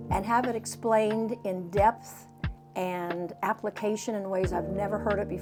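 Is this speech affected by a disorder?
No.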